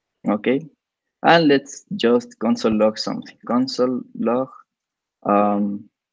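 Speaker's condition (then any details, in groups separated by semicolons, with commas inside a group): No condition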